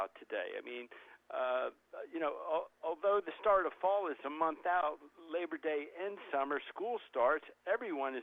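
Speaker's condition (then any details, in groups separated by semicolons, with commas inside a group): No condition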